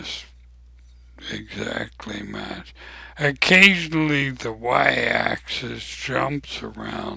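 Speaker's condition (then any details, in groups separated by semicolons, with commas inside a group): ALS; abnormally slow voice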